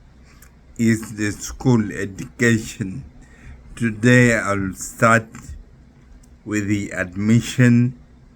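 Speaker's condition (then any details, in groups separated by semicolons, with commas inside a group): Neurological disease from spinal injury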